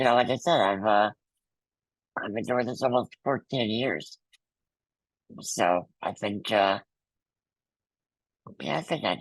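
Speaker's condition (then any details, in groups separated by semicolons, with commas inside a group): Muscular dystrophy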